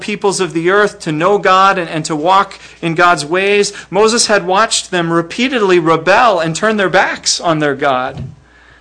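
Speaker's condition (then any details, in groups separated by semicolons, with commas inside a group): No condition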